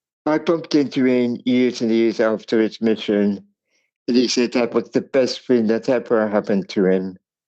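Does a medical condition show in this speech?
Yes: cerebral palsy.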